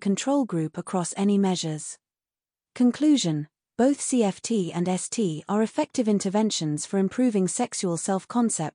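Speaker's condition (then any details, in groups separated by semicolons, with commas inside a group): No condition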